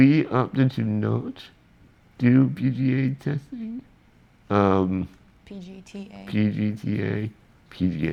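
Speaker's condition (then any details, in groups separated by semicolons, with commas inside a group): Spinal muscular atrophy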